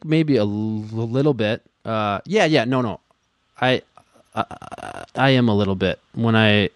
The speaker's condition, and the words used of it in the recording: Stuttering. I am getting into some blocks, I'm trying to modify them a bit to make them a little easier.